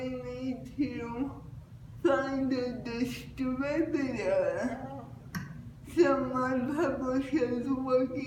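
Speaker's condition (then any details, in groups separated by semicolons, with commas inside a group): Cerebral palsy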